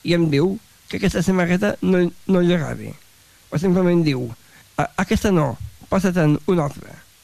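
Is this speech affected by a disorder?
Yes: Down syndrome; extra chromosome, different learning pace, aged 30; describes self as very talkative.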